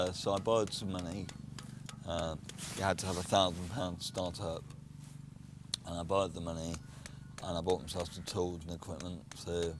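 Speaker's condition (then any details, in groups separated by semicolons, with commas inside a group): Cerebral palsy; speech defect since childhood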